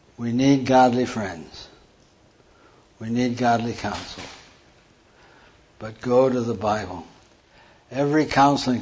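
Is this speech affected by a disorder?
Yes: Parkinson's; hand tremor during talk.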